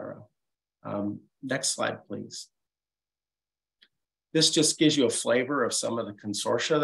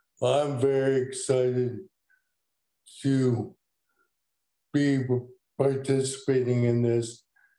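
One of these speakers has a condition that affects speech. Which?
The second: ALS.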